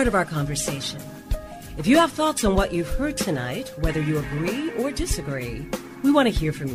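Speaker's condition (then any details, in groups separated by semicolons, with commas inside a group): No condition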